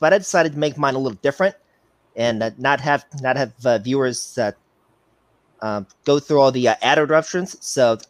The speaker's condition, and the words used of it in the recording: Stuttering. Like I, I sometimes stutter when when I'm trying to come up with words or conversations